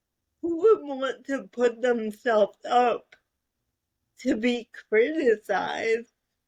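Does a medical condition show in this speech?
Yes: cerebral palsy; voice affected.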